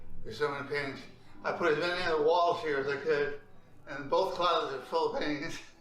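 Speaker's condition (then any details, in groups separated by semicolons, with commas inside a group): Parkinson's; affects hands, left worse than right; diagnosed 4 years ago, unable to run or exercise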